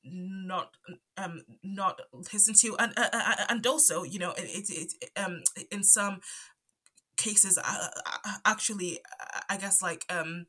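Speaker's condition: Stutter; onset around age 5 after move from Zambia to UK, none before per parents, cause unknown; adult, ongoing stutter; stutters here and there, stutter affects talking, often stays quiet to avoid stuttering; repeated sounds, repeated words

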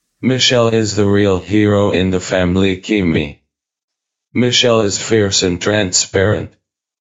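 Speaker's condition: ALS, speech-generating device; diagnosed at age 34

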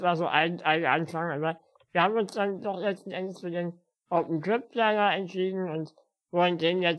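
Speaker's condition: Spinal muscular atrophy; uses wheelchair

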